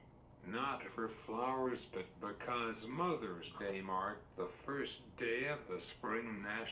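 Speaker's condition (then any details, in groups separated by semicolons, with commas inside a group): Cerebral palsy; uses wheelchair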